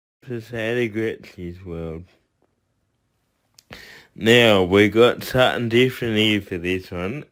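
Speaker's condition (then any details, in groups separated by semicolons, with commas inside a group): Cerebral palsy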